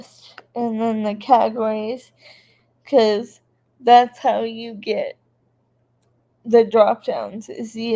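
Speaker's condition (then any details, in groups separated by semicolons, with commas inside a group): Cerebral palsy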